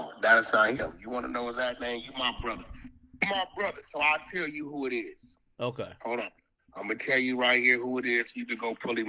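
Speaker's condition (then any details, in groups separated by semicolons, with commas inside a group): No condition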